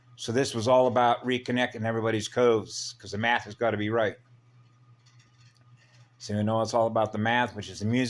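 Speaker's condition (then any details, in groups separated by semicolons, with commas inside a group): No condition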